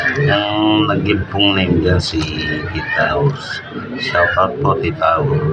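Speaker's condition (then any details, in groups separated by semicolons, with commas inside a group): No condition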